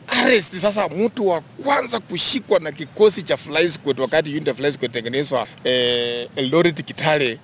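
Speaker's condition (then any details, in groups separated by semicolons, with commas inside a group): No condition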